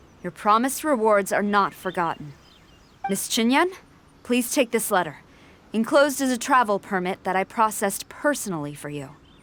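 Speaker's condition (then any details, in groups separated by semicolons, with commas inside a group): No condition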